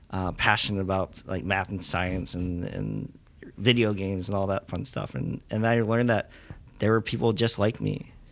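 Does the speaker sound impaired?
Yes: cleft lip and palate; congenital, present from birth in South Korea.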